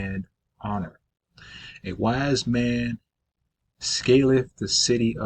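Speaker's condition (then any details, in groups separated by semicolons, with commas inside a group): No condition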